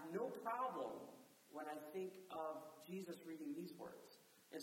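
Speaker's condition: No condition

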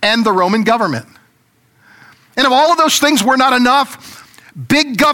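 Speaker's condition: No condition

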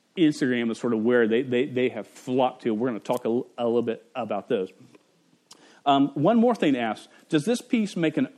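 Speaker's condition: Stutter; stutter since age five, persisting through adulthood; stutters while giving a talk to parents; at times blocks and cannot say own name; repeated words, prolonged sounds

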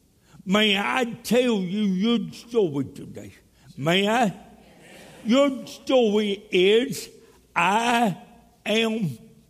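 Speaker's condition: Cerebral palsy; speech impediment

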